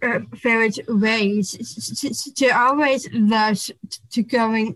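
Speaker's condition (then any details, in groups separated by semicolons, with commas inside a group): Down syndrome; stutter, brought out by anxiety, learned to control stutter for public speaking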